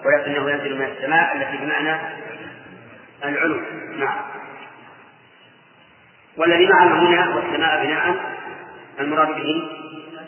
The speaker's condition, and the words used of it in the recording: No condition.